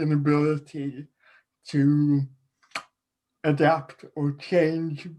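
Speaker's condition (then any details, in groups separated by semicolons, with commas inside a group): Cerebral palsy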